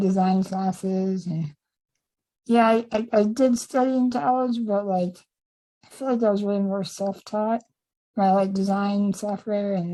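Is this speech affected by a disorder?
Yes: spinal muscular atrophy type 2; type 2, limbs affected, contractures.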